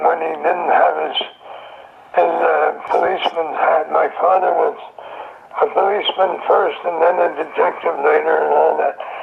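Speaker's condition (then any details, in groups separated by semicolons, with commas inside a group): Throat cancer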